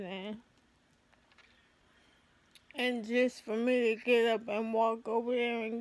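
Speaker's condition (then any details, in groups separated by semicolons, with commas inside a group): ALS; affects hands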